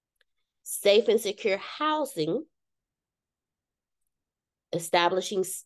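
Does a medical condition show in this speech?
No.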